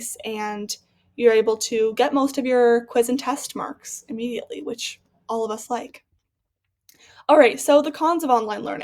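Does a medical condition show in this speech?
No.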